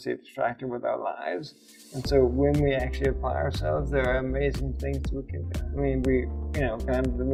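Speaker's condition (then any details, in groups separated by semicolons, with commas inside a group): ALS; about two years since diagnosis, progressing; voice audibly affected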